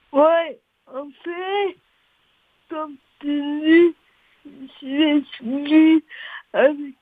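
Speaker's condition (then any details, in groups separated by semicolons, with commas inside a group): Cerebral palsy; spasms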